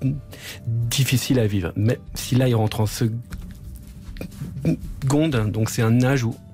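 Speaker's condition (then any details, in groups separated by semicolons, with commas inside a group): Stuttering; stutters little at this recording; stutters little during this radio broadcast, trying to keep fluency; blocks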